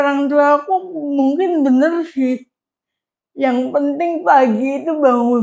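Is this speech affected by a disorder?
Yes: cerebral palsy.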